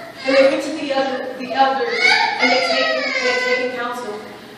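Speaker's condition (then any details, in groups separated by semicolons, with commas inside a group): No condition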